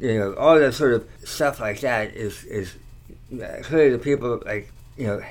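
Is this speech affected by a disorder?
Yes: tongue cancer surgery; long convalescence.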